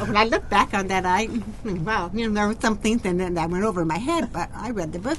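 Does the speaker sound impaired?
Yes: deafness; genetic hereditary nerve deafness, born hearing or hard of hearing, profoundly deaf by age five; cochlear implants for a couple of years, bypass damaged nerve, formerly hearing aids, groups still hard; deaf-sounding voice, mistaken for drunk slurring, sometimes taken as German accent, speech learned while hearing.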